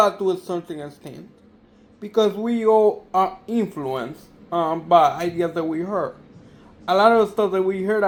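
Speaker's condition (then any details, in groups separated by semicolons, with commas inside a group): Cerebral palsy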